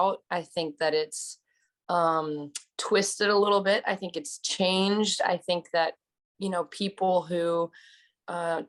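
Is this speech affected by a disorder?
No.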